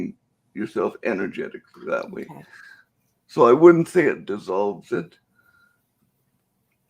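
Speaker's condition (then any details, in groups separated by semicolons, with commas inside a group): Cerebral palsy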